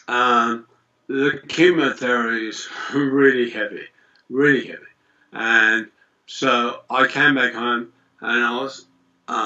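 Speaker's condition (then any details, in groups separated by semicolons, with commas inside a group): Multiple sclerosis; lost ability to play instruments, uses wheelchair, HSCT with chemotherapy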